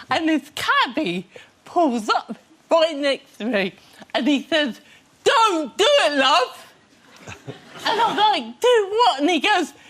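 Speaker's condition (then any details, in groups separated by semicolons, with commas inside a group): Cerebral palsy; since childhood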